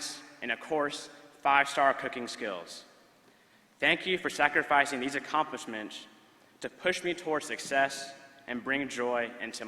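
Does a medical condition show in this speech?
No.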